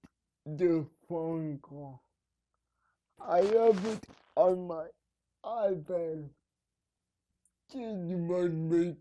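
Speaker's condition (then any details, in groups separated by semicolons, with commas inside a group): Cerebral palsy; needs help at night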